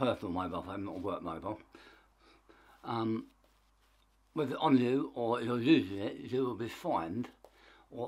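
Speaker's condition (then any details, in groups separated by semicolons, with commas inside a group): Tongue cancer; half tongue removed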